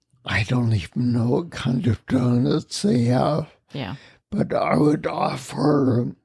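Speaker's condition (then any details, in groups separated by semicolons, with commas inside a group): Spinocerebellar ataxia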